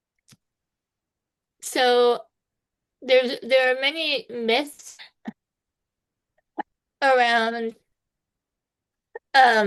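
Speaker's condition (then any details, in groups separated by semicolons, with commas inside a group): Spinal muscular atrophy type two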